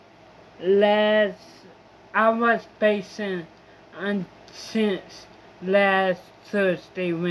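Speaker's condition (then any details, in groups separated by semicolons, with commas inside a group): Mild cerebral palsy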